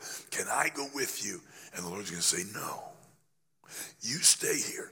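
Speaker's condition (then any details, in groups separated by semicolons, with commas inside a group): Laryngeal cancer after radiation, growth on voice box treated with radiation and chemotherapy; voice much better but not fully recovered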